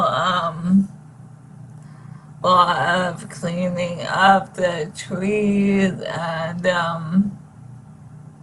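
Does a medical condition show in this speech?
Yes: ALS; no ventilator needed yet.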